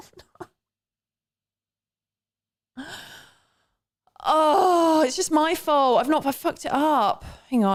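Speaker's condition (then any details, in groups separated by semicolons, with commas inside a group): No condition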